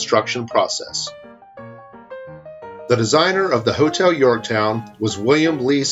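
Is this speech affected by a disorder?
No.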